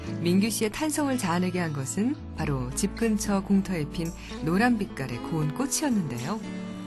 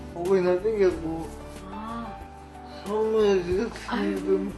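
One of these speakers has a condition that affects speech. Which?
The second: grade 1 brain lesion disability, severe; grade 1 brain lesion, joints cannot move freely; grade 1, dresses independently, slow movements.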